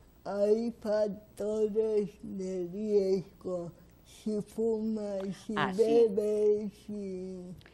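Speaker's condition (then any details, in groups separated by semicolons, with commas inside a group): Cerebral palsy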